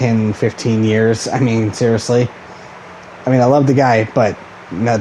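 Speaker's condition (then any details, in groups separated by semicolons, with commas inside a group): No condition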